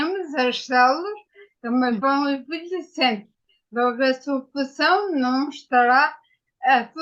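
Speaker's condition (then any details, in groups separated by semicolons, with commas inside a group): Ataxia after brain injury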